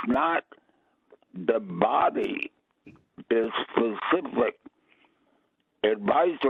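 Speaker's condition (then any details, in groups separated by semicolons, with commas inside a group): Vocal cord cancer; difficulty speaking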